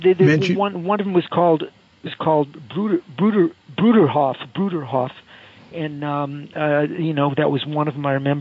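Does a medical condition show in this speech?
Yes: stuttering; stuttering since age 4, gigantic obstacle in high school; here repeated sounds, repeated words, prolonged sounds.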